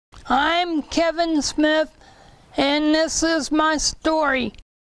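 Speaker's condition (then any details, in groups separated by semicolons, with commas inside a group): Cerebral palsy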